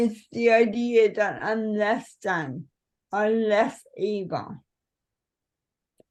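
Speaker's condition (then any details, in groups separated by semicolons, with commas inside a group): Cerebral palsy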